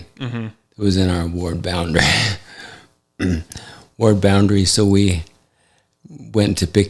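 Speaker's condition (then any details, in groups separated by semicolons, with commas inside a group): ALS; affects hand function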